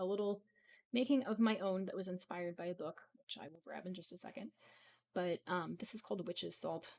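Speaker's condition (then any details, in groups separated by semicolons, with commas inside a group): No condition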